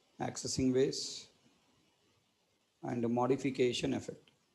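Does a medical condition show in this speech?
No.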